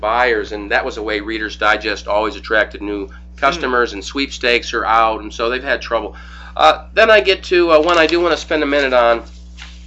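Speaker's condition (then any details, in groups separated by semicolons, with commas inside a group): No condition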